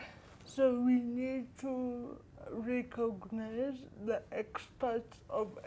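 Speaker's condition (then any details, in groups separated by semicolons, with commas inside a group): Cerebral palsy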